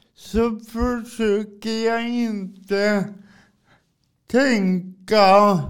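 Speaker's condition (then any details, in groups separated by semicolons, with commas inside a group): Cerebral palsy; from birth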